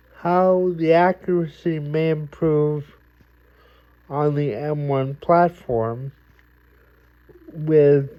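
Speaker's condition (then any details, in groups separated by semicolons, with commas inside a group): Cerebral palsy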